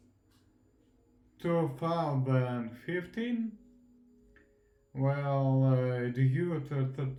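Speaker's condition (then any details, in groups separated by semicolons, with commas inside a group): Primary progressive multiple sclerosis; onset with eye movement problems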